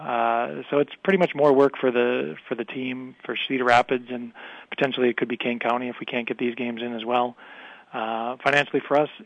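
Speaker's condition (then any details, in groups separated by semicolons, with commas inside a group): No condition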